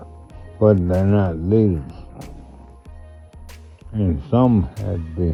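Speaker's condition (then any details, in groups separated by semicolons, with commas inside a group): Multiple sclerosis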